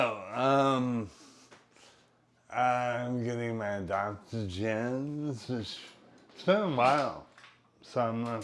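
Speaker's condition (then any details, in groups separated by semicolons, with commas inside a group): Brain injury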